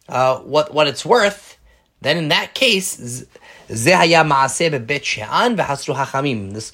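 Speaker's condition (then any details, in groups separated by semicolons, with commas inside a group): No condition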